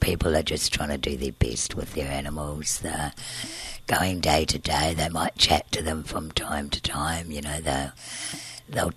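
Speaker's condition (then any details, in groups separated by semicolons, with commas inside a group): Tracheostomy and scarred vocal cord, laryngeal cysts, surgical vocal cord scarring; cyst surgery 20 Green Lane Hospital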